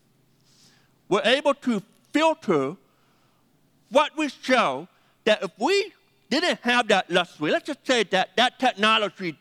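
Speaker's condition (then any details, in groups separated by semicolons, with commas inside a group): Deafness; needs names repeated several times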